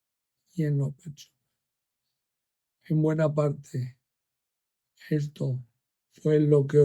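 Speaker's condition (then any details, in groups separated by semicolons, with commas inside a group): Amyotrophic lateral sclerosis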